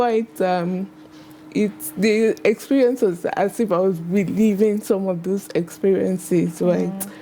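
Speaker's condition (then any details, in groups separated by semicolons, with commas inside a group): Cerebral palsy; acquired after early childhood injection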